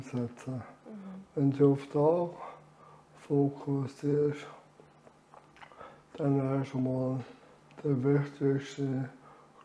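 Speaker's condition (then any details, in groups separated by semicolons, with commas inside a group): Amyotrophic lateral sclerosis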